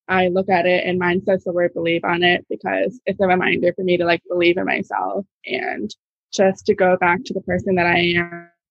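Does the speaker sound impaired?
Yes: profound bilateral hearing loss; normal hearing at birth likely, bilateral sensorineural mild-to-moderate loss diagnosed age 3, two hearing aids, progressive; profoundly deaf both ears, right cochlear implant since age 10-11, residual left hearing, no left device.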